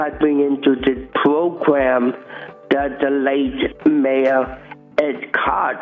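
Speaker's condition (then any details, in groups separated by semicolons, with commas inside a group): Cerebral palsy; from birth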